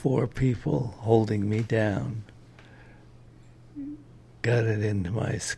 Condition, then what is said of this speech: Parkinson's disease. He's loud and he's animated, two things he rarely exhibits now.